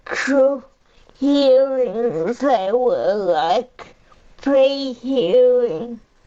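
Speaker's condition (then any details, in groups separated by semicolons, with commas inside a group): Cerebral palsy; powerchair user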